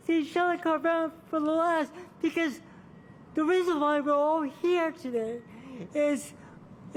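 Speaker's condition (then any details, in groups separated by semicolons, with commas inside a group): Cerebral palsy; from birth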